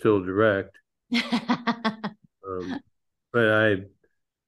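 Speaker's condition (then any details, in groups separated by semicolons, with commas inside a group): Parkinson's disease; pickleball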